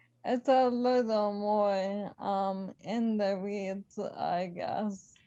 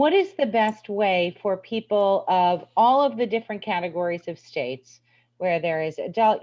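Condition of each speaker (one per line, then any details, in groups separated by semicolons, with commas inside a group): ALS; over seven years since onset, cannabis for symptoms; weak voice, prepared speech, easier speech after cannabinoids
No condition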